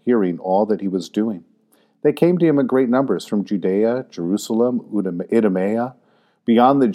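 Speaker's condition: No condition

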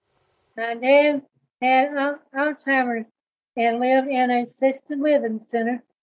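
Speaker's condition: Cerebral palsy; power wheelchair for mobility, uses AAC device to support natural speech; AAC device malfunctioning, attendant Patsy helps relay words, AI-generated voice replaces device; natural speech normally supported by AAC device, own voice heard alongside AI-generated voice

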